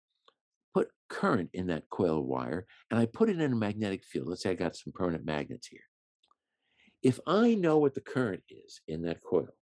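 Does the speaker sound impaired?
No.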